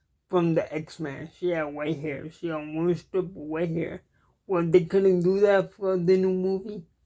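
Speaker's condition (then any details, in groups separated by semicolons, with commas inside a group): Cerebral palsy; cannot walk, uses wheelchair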